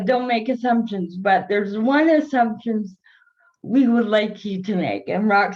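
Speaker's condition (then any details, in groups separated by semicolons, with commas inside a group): Cerebral palsy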